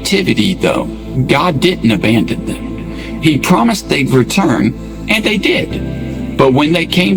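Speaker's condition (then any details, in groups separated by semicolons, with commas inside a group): No condition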